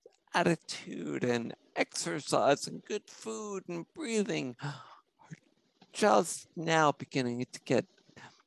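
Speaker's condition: Spinocerebellar ataxia; puzzled doctors for almost 40 years before diagnosis

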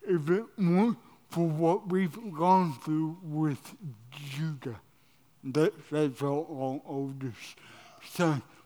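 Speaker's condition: Cerebral palsy

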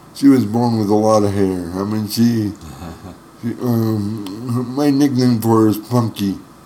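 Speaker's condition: Cerebral palsy; uses wheelchair for mobility

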